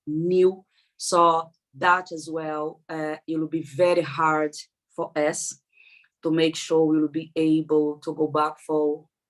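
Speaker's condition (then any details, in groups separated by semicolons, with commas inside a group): No condition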